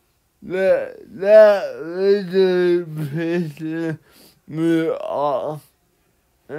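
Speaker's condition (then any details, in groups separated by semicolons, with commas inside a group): Cerebral palsy; one hand affected; atypical speech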